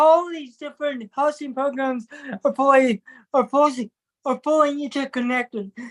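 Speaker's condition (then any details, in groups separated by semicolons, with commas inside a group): Cerebral palsy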